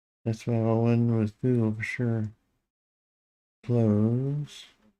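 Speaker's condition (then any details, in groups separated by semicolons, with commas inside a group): Parkinson's disease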